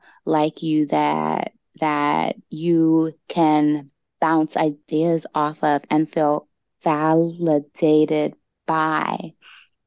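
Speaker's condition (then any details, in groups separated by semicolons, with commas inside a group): Stuttering; discloses stutter at start of conversations; prolonged sounds, blocks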